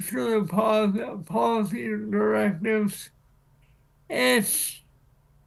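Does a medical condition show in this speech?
Yes: cerebral palsy.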